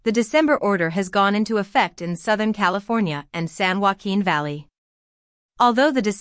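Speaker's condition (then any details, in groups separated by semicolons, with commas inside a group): No condition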